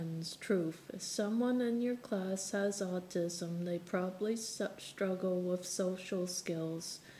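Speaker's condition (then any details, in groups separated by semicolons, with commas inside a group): No condition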